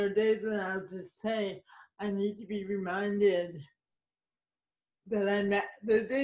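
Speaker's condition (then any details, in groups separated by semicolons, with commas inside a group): Cerebral palsy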